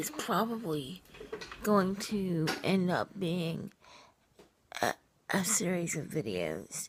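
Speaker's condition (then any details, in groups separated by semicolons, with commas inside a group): Cerebral palsy, triplegia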